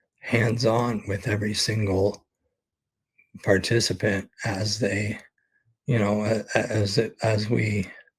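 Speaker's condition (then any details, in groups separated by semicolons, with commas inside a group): ALS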